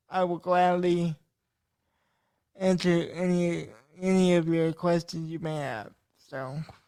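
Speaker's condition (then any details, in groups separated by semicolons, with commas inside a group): Cerebral palsy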